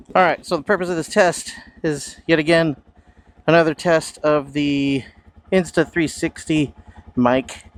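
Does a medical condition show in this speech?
No.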